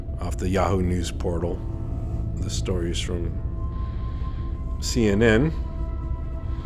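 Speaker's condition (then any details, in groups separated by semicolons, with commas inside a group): No condition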